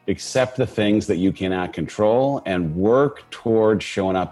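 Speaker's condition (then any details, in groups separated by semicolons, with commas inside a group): No condition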